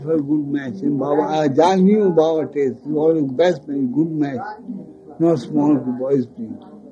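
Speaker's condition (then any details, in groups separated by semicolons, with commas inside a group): Speech loss after head injury; heavy speech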